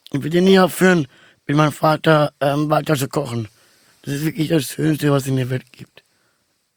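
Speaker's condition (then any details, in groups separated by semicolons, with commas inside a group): Down syndrome; trisomy 21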